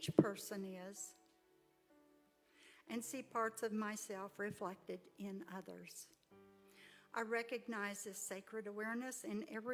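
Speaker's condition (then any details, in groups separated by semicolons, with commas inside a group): No condition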